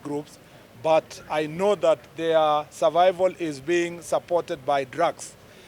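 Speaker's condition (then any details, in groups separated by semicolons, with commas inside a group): No condition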